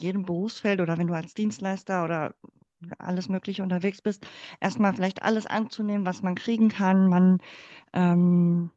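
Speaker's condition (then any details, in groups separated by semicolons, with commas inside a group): Cleft palate; congenital, born in former GDR, infant feeding difficulty, mother's fingers closed palate, palate surgically closed; speaking in front of class or using voice in speech never felt easy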